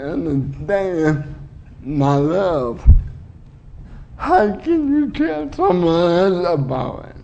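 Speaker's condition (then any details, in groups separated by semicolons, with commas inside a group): Cerebral palsy; 15 minutes without breathing, oxygen lack damaged left brain, uses wheelchair, body constantly fights back; speech a little unclear; a little difficult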